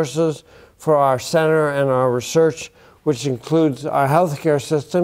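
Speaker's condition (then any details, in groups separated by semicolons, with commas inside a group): Bulbar onset ALS; affects speech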